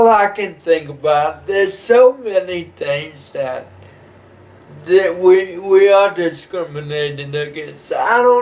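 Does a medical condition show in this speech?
Yes: cerebral palsy.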